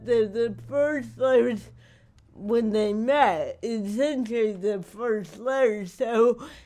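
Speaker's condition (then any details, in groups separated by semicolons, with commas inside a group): Cerebral palsy; not degenerative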